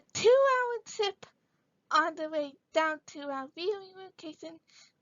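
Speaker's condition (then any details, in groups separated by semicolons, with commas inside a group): Cerebral palsy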